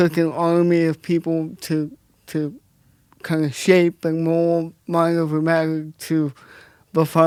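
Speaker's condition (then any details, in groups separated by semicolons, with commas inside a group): Cerebral palsy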